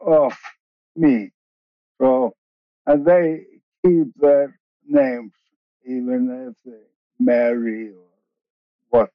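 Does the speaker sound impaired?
Yes: ALS, bulbar onset, later regular ALS; slurred or slowed speech.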